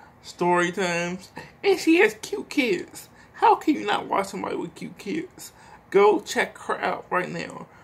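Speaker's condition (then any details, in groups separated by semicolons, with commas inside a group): Cerebral palsy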